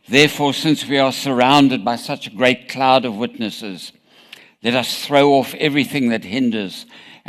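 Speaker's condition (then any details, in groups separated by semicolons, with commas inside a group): No condition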